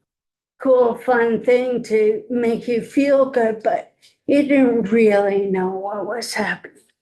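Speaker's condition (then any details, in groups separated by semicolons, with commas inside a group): ALS; voice obviously deteriorating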